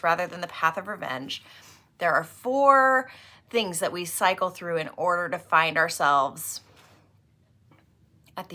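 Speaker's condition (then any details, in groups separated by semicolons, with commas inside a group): No condition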